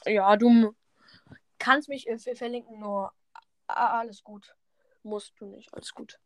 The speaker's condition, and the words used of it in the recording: Stuttering. Also ist es nicht so, dass du irgendwie weniger Hörer hast, nur weil du stotterst.